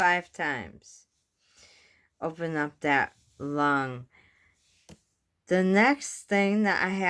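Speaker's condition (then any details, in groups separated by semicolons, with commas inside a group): Bulbar onset ALS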